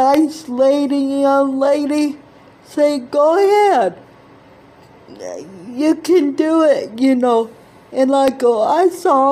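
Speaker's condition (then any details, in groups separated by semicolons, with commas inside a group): Cerebral palsy; present from birth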